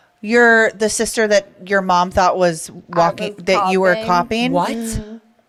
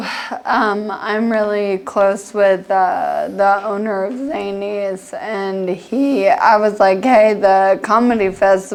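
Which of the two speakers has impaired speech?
The second: Friedreich's ataxia; progressive, affects balance and hands; onset 12 years ago, wheelchair, medication to pause progression; voice sounded abnormal from onset, mistaken for drunk.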